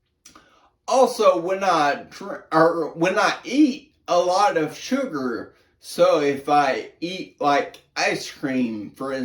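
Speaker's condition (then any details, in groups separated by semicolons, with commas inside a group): Brain injury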